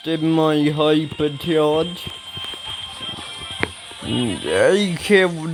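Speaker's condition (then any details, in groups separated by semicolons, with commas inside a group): Ataxia; speech recently worse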